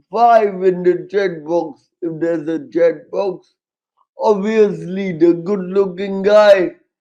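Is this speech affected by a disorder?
Yes: cerebral palsy, severe.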